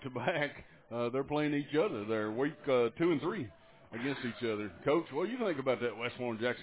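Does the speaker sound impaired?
No.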